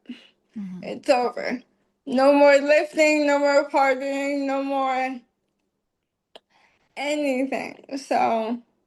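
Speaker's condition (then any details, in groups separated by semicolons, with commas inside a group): ALS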